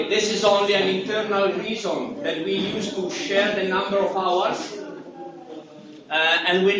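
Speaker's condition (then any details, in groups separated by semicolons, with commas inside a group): No condition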